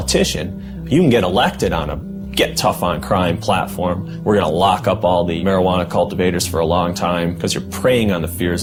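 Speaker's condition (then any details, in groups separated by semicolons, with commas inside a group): No condition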